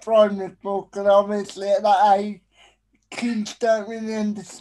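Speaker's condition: Spastic quadriplegic cerebral palsy; able to communicate, stutters a lot, worse when distracted by several things

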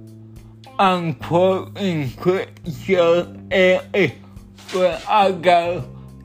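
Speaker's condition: Cerebral palsy

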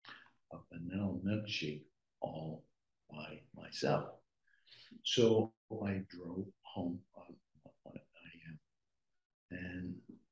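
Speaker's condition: Aphasia after stroke; around a decade after stroke, speaks again, says okay now, CrossFit at Rhapsody speeding speech

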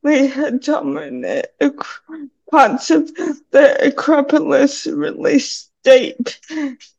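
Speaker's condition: Cerebral palsy; needs hand to hold on steep stairs

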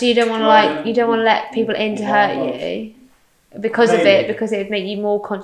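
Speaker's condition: No condition

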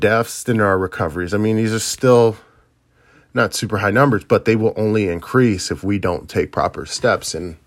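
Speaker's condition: No condition

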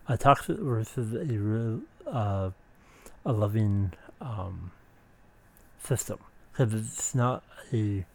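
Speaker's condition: Speech impediment

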